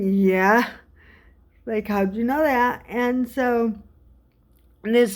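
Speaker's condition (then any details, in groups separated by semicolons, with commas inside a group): Cerebral palsy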